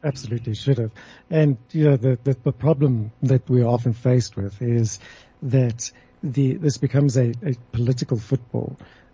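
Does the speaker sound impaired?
No.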